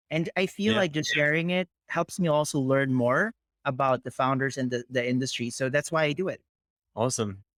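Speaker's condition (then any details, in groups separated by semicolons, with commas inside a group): No condition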